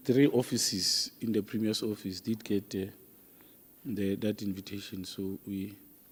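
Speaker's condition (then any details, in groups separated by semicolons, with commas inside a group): No condition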